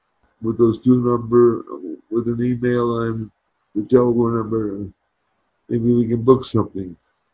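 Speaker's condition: Cerebral palsy; strong startle reflex

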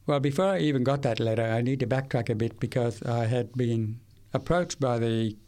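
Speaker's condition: Severe to profound hearing loss; acquired at age 8 from meningitis

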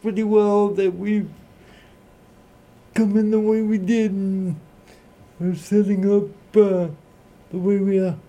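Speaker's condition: Cerebral palsy; uses Google devices and Google Assistant controlled by voice

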